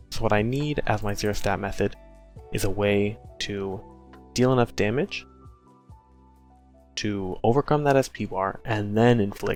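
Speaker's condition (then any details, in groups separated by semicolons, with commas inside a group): No condition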